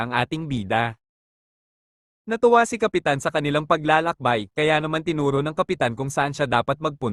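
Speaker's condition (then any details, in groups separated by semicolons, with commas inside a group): No condition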